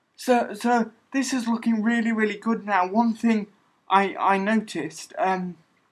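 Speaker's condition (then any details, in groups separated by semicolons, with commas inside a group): Cerebral palsy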